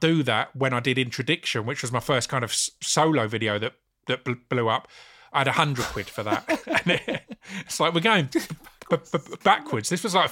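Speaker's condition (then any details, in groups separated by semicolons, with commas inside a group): Stammer; stammer when speaking, felt to spoil acting self-tapes; repeated sounds, repeated words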